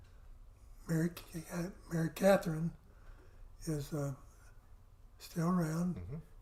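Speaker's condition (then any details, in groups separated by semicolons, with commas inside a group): Parkinson's; affects voice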